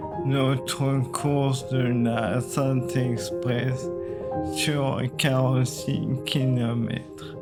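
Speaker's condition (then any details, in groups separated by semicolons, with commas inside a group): ALS (maladie de Charcot); uses wheelchair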